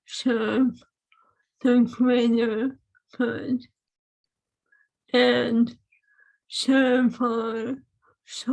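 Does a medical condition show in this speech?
Yes: ALS; swallowing lost.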